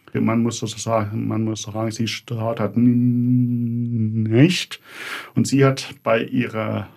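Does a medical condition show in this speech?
Yes: stuttering; developmental, lifelong, possibly inherited, father stuttered, brother fluent, logopedic speech therapy, constant since second grade; frequent part-word and whole-word repetitions; audibly stutters, repeats syllables and words, e.g. gespr gespr gesprochen; here prolonged sounds, blocks.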